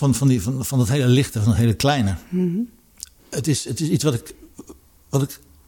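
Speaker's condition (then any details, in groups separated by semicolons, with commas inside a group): Parkinson's disease; brain disease for almost eight years, walks with cane, falls regularly, stayed in Parkinson clinic; speaks with difficulty, audibly so now, harder than before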